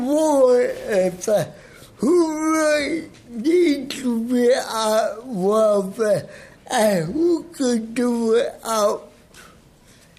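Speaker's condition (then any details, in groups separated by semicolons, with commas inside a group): Cerebral palsy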